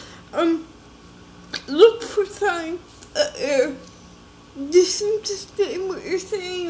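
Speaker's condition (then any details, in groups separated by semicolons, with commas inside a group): Cerebral palsy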